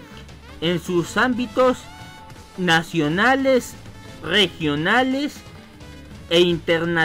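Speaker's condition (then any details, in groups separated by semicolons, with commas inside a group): No condition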